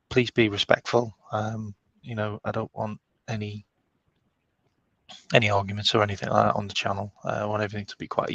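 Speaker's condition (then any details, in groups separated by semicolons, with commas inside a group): No condition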